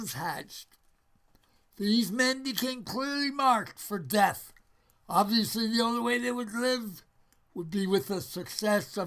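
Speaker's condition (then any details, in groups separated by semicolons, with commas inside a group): Parkinson's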